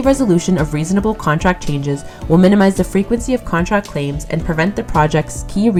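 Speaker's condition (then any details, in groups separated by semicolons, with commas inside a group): No condition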